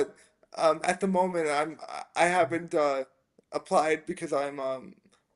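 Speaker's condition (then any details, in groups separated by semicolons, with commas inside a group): Spastic quadriplegic cerebral palsy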